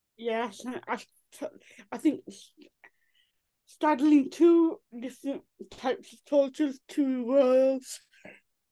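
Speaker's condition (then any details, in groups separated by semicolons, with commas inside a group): Cerebral palsy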